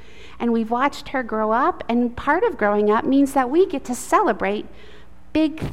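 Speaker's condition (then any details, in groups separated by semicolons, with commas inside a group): No condition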